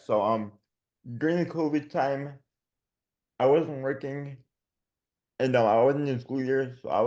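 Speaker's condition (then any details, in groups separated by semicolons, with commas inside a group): Dystonia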